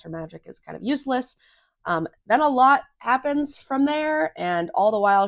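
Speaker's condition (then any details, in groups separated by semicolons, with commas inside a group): No condition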